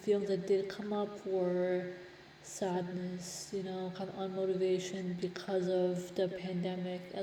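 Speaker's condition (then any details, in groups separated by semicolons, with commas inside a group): No condition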